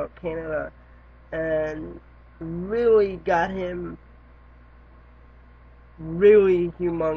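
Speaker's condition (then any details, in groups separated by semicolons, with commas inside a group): Cerebral palsy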